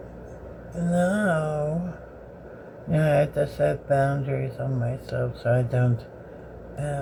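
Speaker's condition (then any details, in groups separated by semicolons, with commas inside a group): Bell's palsy; severe left-sided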